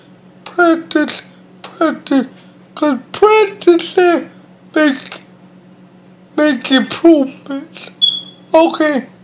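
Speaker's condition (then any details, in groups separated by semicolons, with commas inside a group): Cerebral palsy; speech hard to understand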